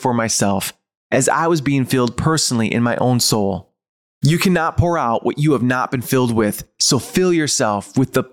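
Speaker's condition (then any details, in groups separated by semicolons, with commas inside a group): No condition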